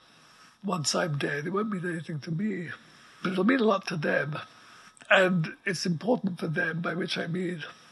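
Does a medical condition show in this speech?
Yes: ALS; progressive neuromuscular illness, effectively quadriplegic, wheelchair six months after diagnosis, plastic nasal breathing pump; voice very weak, needs amplifier, breathing apparatus audible in background.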